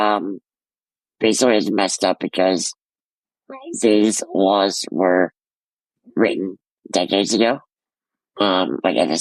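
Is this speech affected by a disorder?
Yes: muscular dystrophy; congenital.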